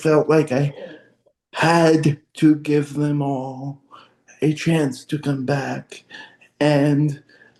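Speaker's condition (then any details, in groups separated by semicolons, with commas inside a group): Cerebral palsy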